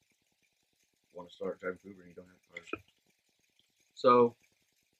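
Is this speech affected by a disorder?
No.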